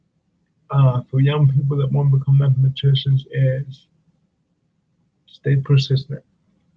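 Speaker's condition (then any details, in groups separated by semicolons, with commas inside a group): Cerebral palsy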